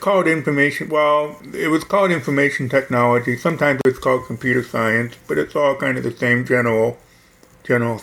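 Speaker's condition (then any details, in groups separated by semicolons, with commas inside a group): Hearing loss; hears much more speech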